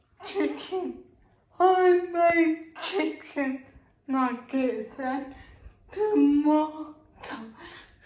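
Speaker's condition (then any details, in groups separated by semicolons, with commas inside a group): Cerebral palsy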